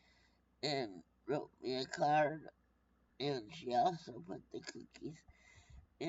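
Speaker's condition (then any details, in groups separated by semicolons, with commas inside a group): Brain injury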